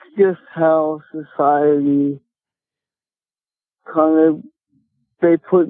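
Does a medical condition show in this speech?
Yes: cerebral palsy; speech affected.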